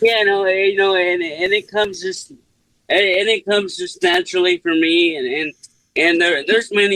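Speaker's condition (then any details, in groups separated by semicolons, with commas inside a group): Cerebral palsy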